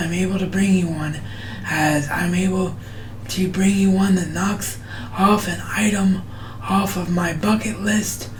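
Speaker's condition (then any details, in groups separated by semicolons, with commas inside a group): Cerebral palsy; wheelchair bound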